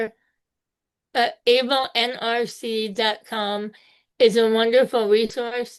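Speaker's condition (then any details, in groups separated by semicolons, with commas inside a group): Spinal muscular atrophy type two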